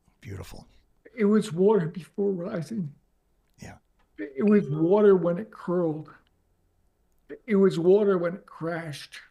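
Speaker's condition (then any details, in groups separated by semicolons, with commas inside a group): ALS; progressive, onset leg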